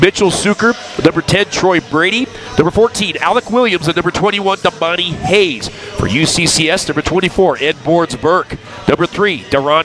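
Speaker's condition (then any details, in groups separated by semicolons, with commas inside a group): No condition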